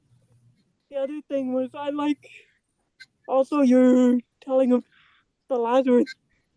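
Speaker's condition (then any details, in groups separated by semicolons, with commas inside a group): Cerebral palsy; walks, attends walking therapy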